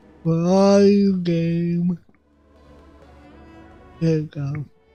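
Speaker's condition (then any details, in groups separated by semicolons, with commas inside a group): Cerebral palsy; affects voice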